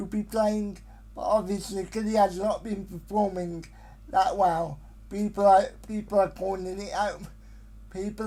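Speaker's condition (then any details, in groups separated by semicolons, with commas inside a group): Cerebral palsy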